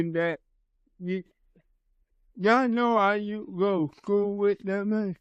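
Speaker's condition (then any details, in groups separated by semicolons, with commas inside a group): Cerebral palsy; from birth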